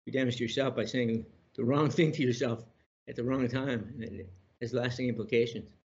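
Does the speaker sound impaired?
Yes: Parkinson's disease; diagnosed about 30 years ago, benign spinal tumor, 6-hour surgery at Johns Hopkins, relearned walking; about 30 years since diagnosis, on Parkinson's medication, problems walking.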